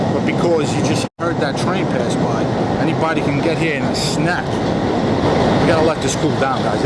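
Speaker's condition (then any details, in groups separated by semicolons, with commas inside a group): No condition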